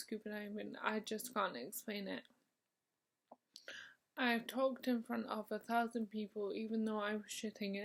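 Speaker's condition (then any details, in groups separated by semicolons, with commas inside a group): Motor neurone disease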